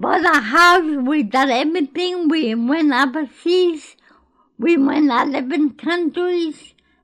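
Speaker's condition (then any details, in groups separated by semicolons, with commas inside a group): Cerebral palsy; born in Greece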